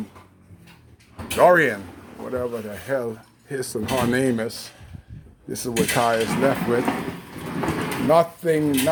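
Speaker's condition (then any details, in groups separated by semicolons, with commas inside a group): No condition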